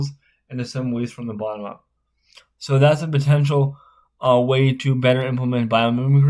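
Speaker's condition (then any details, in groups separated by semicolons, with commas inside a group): Spastic cerebral palsy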